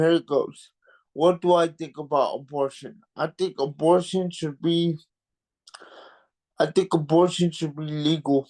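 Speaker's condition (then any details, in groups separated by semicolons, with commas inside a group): Cerebral palsy; mild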